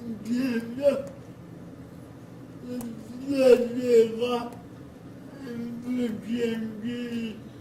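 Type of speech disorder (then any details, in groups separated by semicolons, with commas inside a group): Dysarthria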